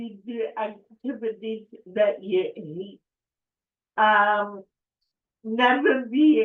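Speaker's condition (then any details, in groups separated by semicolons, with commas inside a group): Cerebral palsy; affects speech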